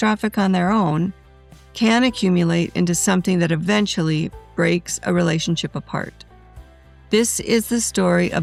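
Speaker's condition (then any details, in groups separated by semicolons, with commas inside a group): No condition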